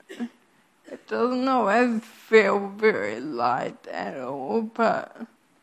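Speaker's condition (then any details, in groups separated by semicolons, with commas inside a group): Friedreich's ataxia; cannot speak if quiet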